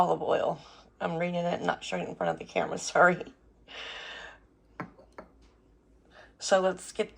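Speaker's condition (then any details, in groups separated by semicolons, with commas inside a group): No condition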